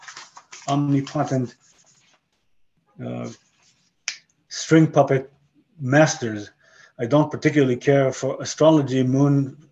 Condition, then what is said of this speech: Aphasia. But here I am, you know, I'm trying to have a conversation with a subject matter that's been interesting, and I can't, you know, do anything with it